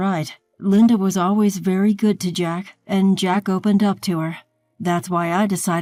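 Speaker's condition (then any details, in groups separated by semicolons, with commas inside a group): No condition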